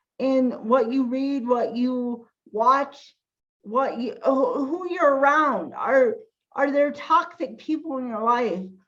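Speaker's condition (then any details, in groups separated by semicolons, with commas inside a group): Cerebral palsy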